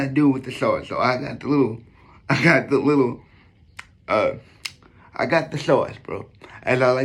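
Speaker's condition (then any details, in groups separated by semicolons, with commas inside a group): Cerebral palsy; premature birth; sometimes affects speech, may sound slurred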